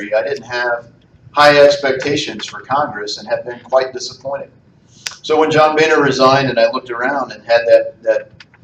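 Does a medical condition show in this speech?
No.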